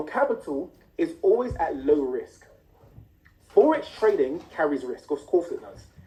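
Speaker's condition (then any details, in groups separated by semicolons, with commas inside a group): No condition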